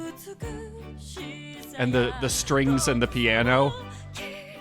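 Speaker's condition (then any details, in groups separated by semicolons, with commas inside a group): No condition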